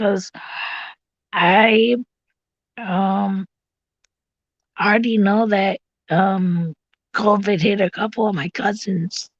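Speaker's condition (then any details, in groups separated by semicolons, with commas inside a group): Cerebral palsy; tracheotomy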